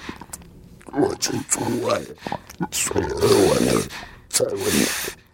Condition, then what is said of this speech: Laryngectomy. 那您好像是我目前，那应该是访问是第一个，呃，用食道语可以去发声的一个病友来跟我们分享。